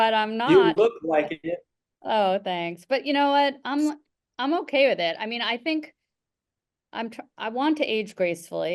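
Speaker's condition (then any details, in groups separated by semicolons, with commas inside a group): No condition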